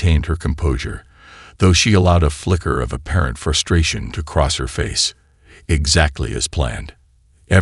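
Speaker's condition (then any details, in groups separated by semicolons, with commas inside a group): No condition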